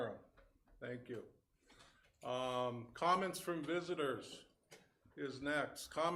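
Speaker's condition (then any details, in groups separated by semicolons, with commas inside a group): No condition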